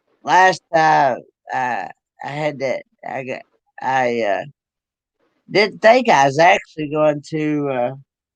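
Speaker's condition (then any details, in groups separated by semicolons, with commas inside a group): Cerebral palsy; present since birth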